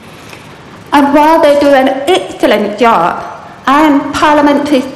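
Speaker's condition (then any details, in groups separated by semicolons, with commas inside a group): Profound deafness; New Zealand Sign Language interpreters in gallery during speech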